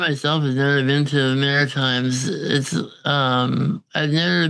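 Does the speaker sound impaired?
Yes: congenital muscular dystrophy; diagnosed at 6 months, chronically physically disabled, doctor predicted inability to thrive.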